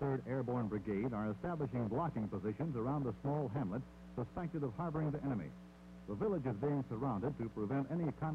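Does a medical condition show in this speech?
No.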